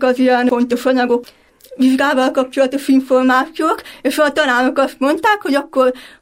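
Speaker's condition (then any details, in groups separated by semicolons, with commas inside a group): Deafblindness (hearing impairment)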